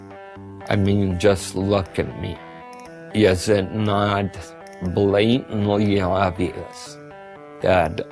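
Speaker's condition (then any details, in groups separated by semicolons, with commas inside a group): Multiple sclerosis; after a few puffs of marijuana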